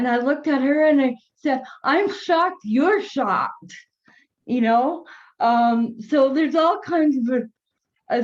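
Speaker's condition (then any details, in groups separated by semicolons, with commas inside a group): Cerebral palsy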